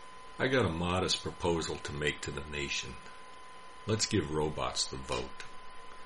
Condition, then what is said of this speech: None; typical speech.